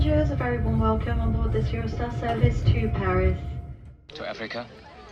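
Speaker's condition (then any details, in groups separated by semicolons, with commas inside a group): No condition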